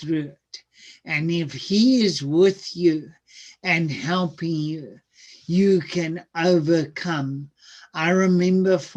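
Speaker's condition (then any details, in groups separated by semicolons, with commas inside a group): Cerebral palsy; diagnosed age four, late walking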